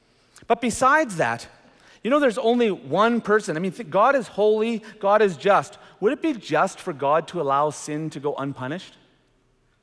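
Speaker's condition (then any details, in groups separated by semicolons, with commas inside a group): No condition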